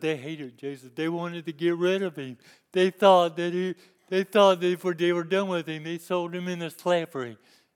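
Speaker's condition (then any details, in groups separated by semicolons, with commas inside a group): Cerebral palsy; lifelong disability since youth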